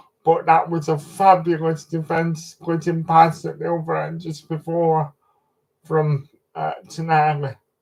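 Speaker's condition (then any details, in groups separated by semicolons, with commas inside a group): Cerebral palsy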